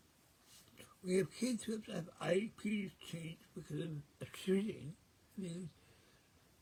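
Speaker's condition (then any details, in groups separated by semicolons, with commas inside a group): Cerebral palsy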